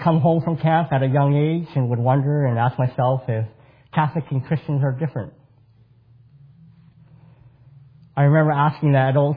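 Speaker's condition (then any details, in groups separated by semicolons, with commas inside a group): Cleft palate; congenital cleft palate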